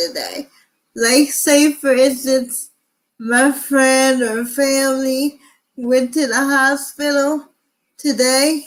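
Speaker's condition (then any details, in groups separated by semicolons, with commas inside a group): Cerebral palsy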